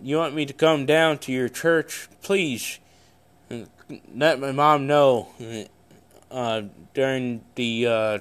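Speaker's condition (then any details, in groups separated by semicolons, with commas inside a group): Cerebral palsy; congenital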